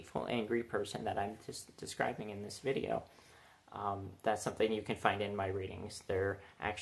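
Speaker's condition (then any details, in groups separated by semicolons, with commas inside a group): No condition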